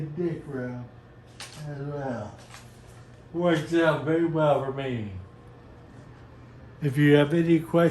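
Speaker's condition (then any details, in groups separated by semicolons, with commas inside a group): Friedreich's ataxia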